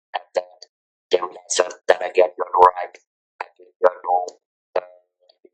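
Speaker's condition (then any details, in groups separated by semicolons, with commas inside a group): Throat cancer, electrolarynx user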